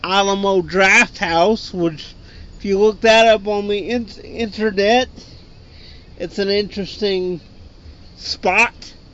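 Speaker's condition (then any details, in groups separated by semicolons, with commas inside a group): Cerebral palsy; wheelchair user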